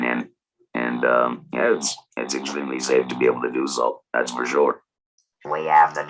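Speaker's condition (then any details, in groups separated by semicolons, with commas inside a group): Total laryngectomy; about 14 years since laryngectomy, stage 3 before surgery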